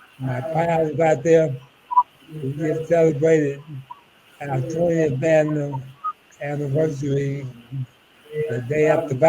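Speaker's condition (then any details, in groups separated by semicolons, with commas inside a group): ALS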